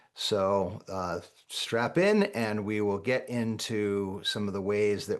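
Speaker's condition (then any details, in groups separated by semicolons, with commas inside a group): No condition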